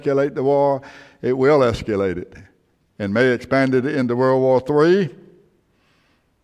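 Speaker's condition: No condition

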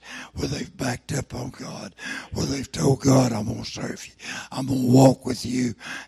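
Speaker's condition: Throat cancer, lost vocal cord

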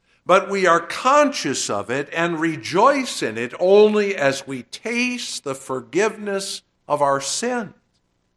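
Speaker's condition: No condition

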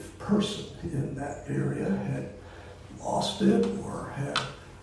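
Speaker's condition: Voice disorder; not contagious

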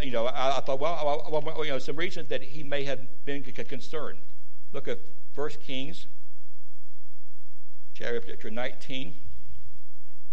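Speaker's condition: Stuttering; stutter as usual way of talking, recent neck surgery; throat may get scratchy during talk, Halls lozenges at hand; worse when unwell, mistaken for stroke by Life Squad paramedics; repeated words, blocks

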